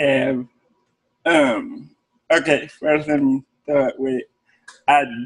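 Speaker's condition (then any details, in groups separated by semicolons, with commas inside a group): Cerebral palsy; speech therapy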